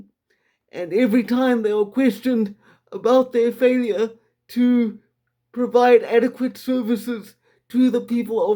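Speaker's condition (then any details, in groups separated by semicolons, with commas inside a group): Quadriplegic cerebral palsy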